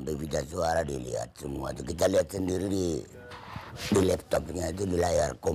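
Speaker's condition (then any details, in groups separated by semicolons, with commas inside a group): Laryngeal cancer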